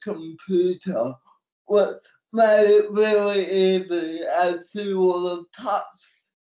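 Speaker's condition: Cerebral palsy; physical disability only

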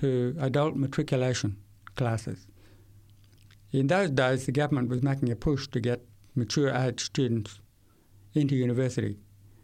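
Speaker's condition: Severe to profound hearing loss; acquired at age 8 from meningitis, Queensland country town, one ear completely destroyed, left ear severe to profound; decades since onset, uses hearing aids, struggles to follow fast speech and lecturers facing away

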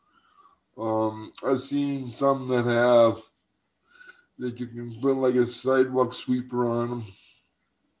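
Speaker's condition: Cerebral palsy; uses wheelchair for mobility

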